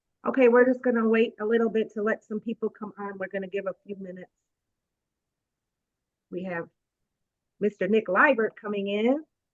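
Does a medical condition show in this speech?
No.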